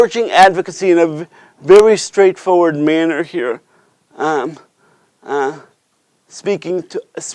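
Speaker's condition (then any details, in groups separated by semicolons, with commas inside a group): Cerebral palsy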